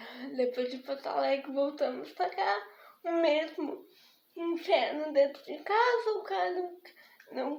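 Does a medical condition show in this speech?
Yes: spastic diplegic cerebral palsy.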